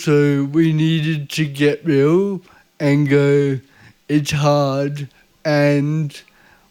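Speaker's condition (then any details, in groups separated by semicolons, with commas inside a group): Cerebral palsy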